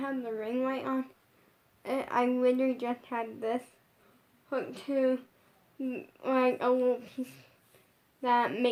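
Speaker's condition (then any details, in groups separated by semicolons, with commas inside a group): Brain injury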